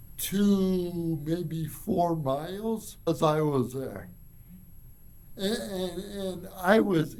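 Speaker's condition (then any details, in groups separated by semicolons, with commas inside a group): Cerebral palsy; from birth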